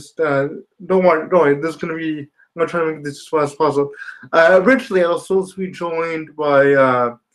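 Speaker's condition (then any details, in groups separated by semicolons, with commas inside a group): Spastic quadriplegia cerebral palsy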